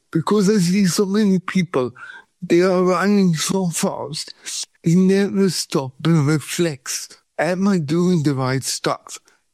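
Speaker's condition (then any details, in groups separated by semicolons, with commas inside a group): Cerebral palsy; no breathing first 40 minutes at birth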